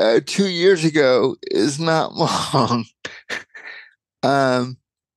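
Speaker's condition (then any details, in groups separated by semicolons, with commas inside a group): Cerebral palsy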